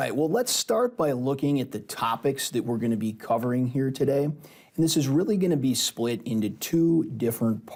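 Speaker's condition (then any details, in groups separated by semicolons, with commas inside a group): No condition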